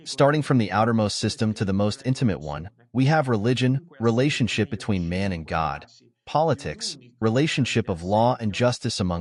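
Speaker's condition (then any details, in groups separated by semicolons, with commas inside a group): No condition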